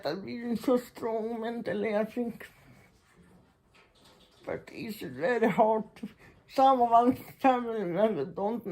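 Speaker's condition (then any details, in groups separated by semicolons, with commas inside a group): Muscular Parkinson; vascular parkinsonism, multiple surgeries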